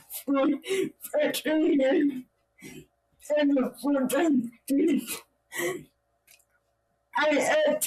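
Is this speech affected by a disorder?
Yes: cerebral palsy; own voice needs subtitles.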